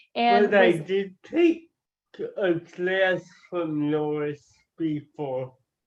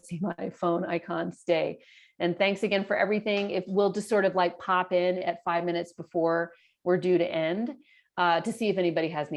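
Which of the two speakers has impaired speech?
The first: cerebral palsy.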